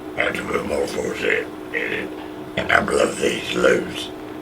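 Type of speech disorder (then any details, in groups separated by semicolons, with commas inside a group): Speech with a voice prosthesis; laryngectomy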